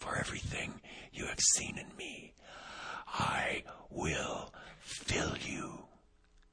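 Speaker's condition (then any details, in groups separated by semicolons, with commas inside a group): Vocal cord paralysis, unilateral; one vocal cord paralyzed, about 6 weeks; awaiting surgery in about a month, plastic shim to move paralyzed cord, previously repeated injections; voice not yet back, audibly affected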